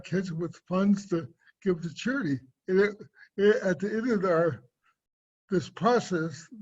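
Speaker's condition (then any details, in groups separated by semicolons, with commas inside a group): Cerebral palsy; affects speech and swallowing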